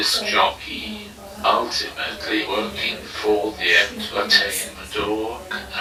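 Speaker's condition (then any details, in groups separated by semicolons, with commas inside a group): Motor neurone disease, speech-generating device; text-to-speech app with banked voice, typing difficult, uses dictation; voice progressively worsening, speech sometimes insufficient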